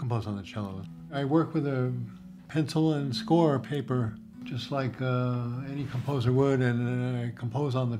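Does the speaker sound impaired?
Yes: Parkinson's disease; tremor-predominant, diagnosed some time ago, deep brain stimulation surgery, brain electrodes with battery pack; tremors eliminated by customized stimulation, steady, playing somewhat difficult.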